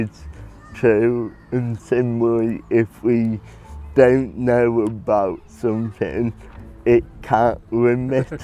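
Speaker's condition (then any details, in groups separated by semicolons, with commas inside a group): Cerebral palsy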